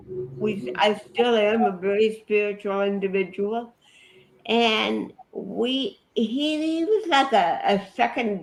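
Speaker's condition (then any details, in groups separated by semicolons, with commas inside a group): Cerebral palsy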